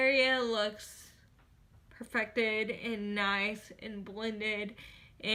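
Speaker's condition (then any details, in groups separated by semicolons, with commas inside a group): Cerebral palsy, spastic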